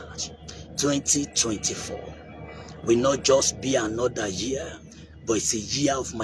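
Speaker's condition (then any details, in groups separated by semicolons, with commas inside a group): No condition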